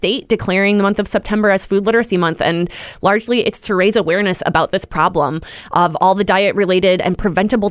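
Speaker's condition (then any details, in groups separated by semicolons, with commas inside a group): No condition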